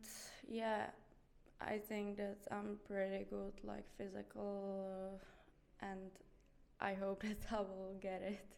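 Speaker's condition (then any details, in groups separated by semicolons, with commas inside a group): No condition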